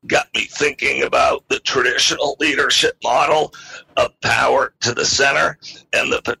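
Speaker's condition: Spasmodic dysphonia; spoke little to protect it

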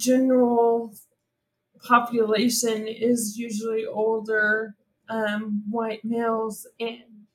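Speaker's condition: ALS; young-onset ALS, diagnosed in twenties before 35, prolonged diagnosis after third EMG, second opinion at multidisciplinary clinic

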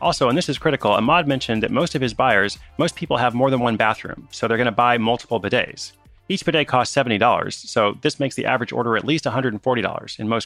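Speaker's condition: No condition

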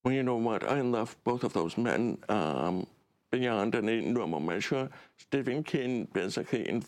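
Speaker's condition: Deaf; relies on subtitles

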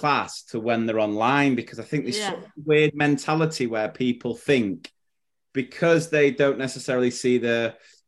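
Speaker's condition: No condition

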